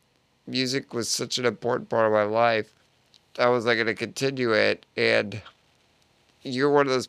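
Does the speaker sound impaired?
Yes: Duchenne muscular dystrophy; adult stem cell therapy in Panama about 4 years ago.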